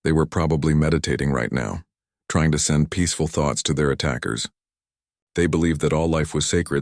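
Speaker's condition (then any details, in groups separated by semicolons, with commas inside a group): No condition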